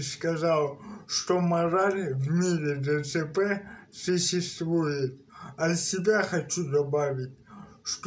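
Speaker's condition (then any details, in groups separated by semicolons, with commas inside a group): Cerebral palsy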